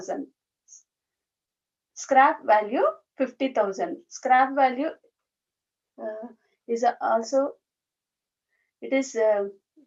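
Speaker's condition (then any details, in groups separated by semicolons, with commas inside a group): No condition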